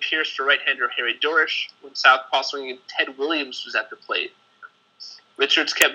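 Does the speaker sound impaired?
No.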